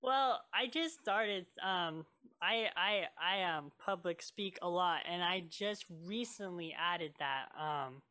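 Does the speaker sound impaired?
Yes: cleft lip and palate; many childhood surgeries.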